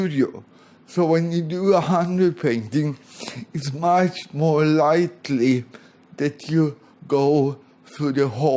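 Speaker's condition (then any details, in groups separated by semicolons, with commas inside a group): Cerebral palsy, severe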